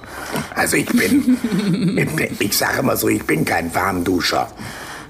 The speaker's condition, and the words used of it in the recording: Laryngectomy. Und wenn ich beim Ausatmen mein Tracheostoma vorne verschließe, also draufdrücke, dann wird die Luft, die aus der Luftröhre raus will, in den Rachen umgeleitet.